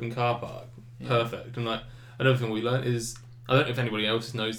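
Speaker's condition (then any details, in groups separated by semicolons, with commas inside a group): No condition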